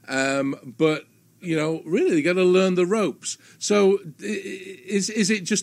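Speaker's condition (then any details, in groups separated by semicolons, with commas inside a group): No condition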